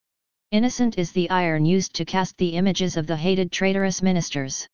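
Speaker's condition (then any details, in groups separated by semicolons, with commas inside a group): No condition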